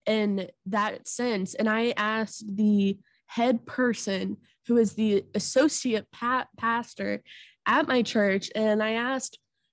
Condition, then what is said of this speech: Stuttering. Like i'm a- able to speak yet saying my saying my name is still hard but it's not going to stop me